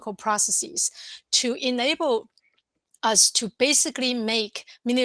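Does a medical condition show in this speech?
No.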